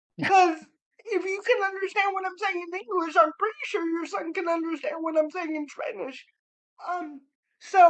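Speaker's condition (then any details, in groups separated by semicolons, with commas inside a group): Cerebral palsy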